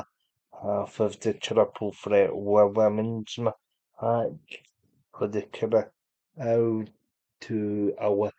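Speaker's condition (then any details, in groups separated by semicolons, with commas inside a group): Cerebral palsy; unable to walk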